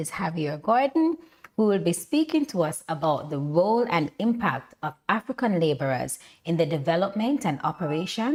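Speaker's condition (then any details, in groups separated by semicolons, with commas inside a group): No condition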